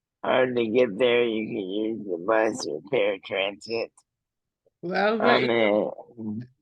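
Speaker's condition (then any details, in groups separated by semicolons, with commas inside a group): Cerebral palsy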